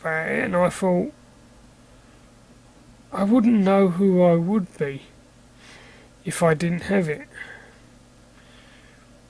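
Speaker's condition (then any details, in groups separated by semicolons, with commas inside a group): Cerebral palsy; from birth, all four limbs, spastic, dyskinetic, ataxic features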